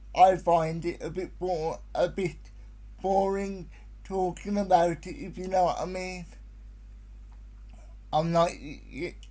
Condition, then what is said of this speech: Cerebral palsy. A lot of times, it's when I'm trying to focus on something, but something else takes my mind away.